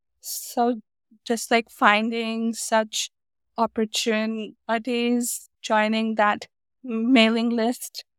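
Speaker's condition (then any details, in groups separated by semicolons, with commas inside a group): Stutter; stutter diagnosed at age 5, increased with age, about 20 speech therapists in childhood, paid for cure scam; ongoing speech therapy, goals self-acceptance and disclosure, work accommodation to type in meeting chat, read aloud by others; not mild stutter, speaks short remarks, types longer ones, bad days block even two sentences; prolonged sounds, blocks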